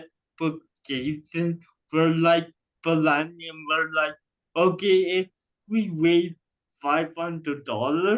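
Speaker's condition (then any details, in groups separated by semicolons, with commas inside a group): Cerebral palsy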